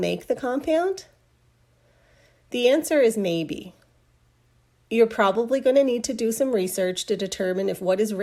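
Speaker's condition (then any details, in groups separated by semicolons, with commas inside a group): No condition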